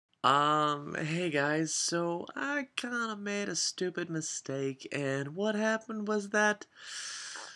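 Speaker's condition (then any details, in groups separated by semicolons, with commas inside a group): No condition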